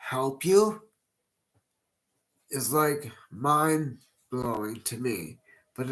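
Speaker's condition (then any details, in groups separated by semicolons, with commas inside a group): Cerebral palsy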